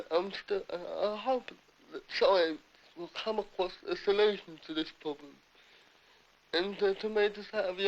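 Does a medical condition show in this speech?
Yes: cerebral palsy; athetoid type, visibly disabled; difficulties communicating.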